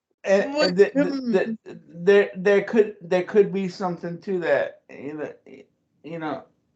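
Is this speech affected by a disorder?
Yes: cerebral palsy; voice goes up and down.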